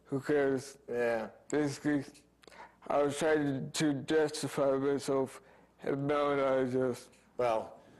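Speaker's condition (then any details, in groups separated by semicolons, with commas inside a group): Speech impairment after accident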